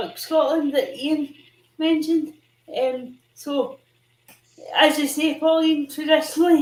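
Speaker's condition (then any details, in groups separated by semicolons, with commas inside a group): Cerebral palsy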